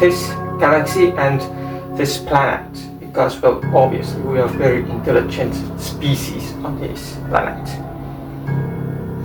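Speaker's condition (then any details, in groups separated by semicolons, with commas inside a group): No condition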